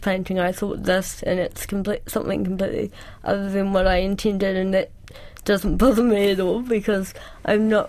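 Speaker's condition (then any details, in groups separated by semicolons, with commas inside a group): Cerebral palsy; cerebral palsy since childhood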